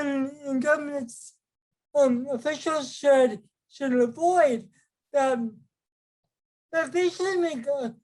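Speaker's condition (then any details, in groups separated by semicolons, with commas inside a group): Cerebral palsy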